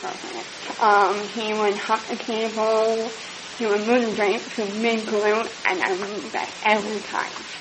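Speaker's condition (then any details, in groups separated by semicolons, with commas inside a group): Speech impediment; may need to be asked to repeat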